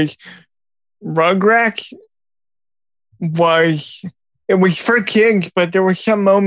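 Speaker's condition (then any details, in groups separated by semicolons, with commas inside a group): Cerebral palsy; voice sometimes sounds childlike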